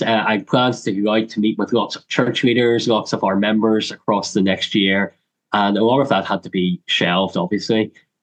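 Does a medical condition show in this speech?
Yes: cleft lip and palate; congenital.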